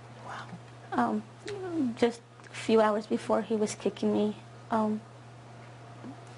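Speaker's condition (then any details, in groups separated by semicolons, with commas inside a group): No condition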